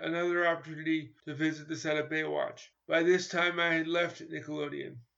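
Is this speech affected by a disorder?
Yes: cerebral palsy; spastic type, from spinal meningitis, born two months premature, present from birth, stiff tight involuntary muscles, mainly legs; stuttered about 10 seconds during a past phone call.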